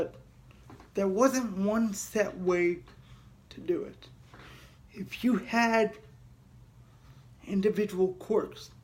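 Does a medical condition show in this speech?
Yes: cerebral palsy.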